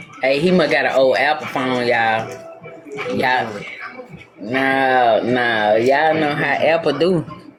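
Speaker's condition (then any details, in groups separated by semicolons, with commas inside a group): No condition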